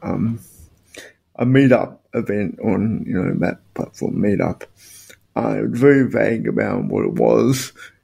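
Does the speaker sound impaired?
Yes: spastic quadriplegic cerebral palsy; motorized wheelchair as main mobility aid.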